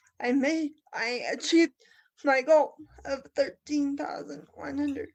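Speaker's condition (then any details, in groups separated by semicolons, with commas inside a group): Cerebral palsy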